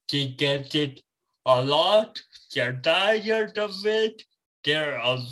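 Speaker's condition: Cerebral palsy

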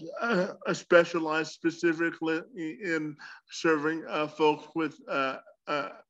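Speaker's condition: Cerebral palsy; spastic quadriplegic

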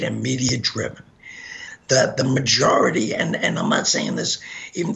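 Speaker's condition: Gunshot injury to voice box; shot 15 times, face bullet ripped esophagus, hit spine, lodged 3 mm by carotid; bullet still lodged behind carotid artery, from Oak Creek Sikh temple shooting

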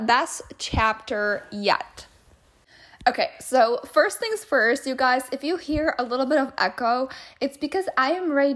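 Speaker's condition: No condition

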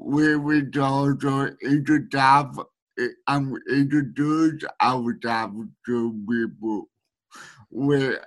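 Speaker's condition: Speech needing a translator; friend Imogen Yang from Sydney acting as speech translator during recording

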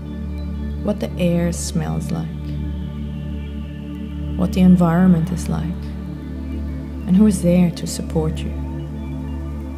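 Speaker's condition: No condition

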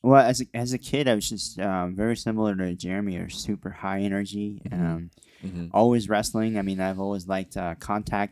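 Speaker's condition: Cleft lip and palate

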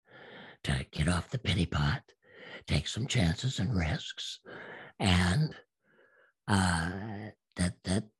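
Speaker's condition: Absent vocal cords; speech therapist saw no hope

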